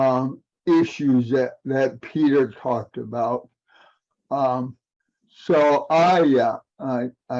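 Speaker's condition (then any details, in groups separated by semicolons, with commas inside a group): Cerebral palsy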